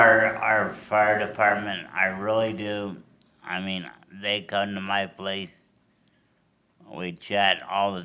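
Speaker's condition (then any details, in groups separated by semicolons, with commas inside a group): Cerebral palsy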